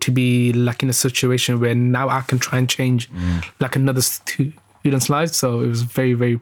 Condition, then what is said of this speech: Stuttering. I tried to move my hands around because for some reason it regulated my stammer a bit more.